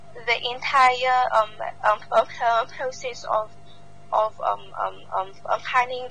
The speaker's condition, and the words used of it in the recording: Stuttering. I have a stutter, and I started my music journey in 2016.